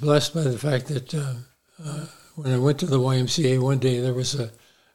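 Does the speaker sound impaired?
Yes: Parkinson's disease; early loss of smell, weak shoulder, little tremor, slightly unstable on feet, subdued gestures and movements.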